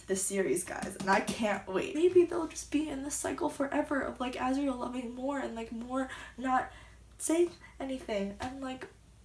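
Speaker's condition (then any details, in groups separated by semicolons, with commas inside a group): No condition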